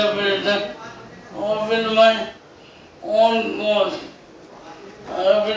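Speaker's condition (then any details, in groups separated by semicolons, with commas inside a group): Cerebral palsy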